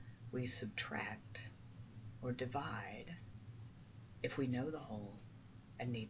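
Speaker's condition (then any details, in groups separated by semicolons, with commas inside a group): No condition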